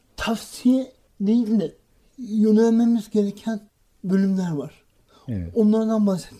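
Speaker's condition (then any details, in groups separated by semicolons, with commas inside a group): Cerebral palsy; from birth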